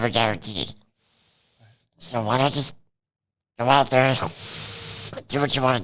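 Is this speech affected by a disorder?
Yes: cerebral palsy; present from birth.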